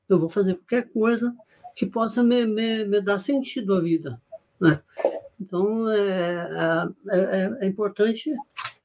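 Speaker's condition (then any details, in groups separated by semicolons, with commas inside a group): Parkinson's disease; laughter yoga (Yoga do Riso) loosened facial rigidity and body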